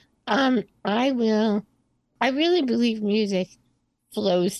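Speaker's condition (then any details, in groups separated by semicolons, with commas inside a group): Spinal muscular atrophy type 2; on oral breakthrough medication rebuilding motor neurons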